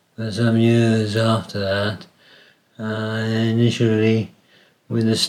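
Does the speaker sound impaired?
Yes: Parkinson's disease; Parkinson's diagnosed 10 years ago, slow degenerative neurological condition, began with slight hand tremor, can no longer drum or cycle; slowed, very slurred speech, carries laminated card on lanyard explaining speech difficulty; difficulty speaking, hard to concentrate when speaking.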